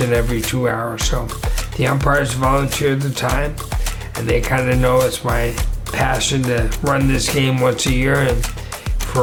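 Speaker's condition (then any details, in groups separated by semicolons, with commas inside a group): ALS; 7 years after onset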